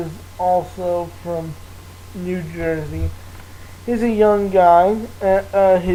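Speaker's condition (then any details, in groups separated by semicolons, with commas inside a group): Cerebral palsy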